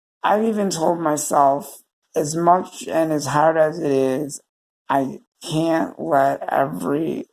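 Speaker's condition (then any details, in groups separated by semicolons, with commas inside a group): Cerebral palsy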